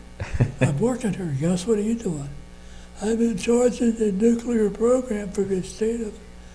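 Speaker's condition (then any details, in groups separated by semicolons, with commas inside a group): Parkinson's disease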